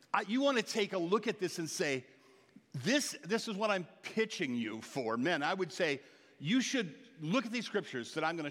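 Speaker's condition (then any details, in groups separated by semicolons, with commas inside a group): No condition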